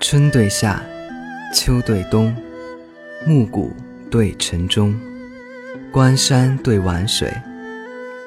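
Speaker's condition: No condition

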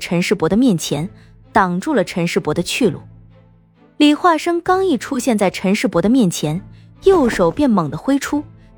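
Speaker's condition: No condition

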